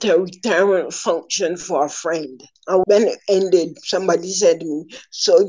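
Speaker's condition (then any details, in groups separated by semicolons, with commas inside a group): Ataxia; slowly progressive degenerative ataxia, mother affected, ENT Dr. Clark noted imbalance, referred to Dr. Ben Stabler; first sign slurred speech episode lasting 8-10 minutes, unnoticed by self, mistaken for drinking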